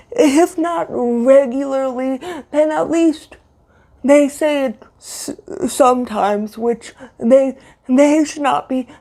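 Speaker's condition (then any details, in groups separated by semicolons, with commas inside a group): Cerebral palsy, severe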